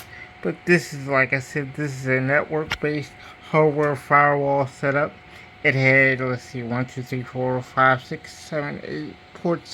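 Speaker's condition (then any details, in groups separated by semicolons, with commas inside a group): Cerebral palsy; diplegia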